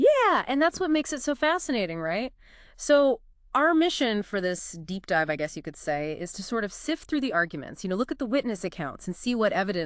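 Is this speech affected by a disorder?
No.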